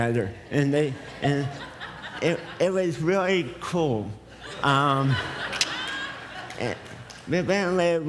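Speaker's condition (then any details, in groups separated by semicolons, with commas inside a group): Cerebral palsy; affects speech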